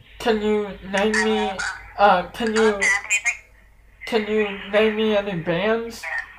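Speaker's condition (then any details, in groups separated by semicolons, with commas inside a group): Cerebral palsy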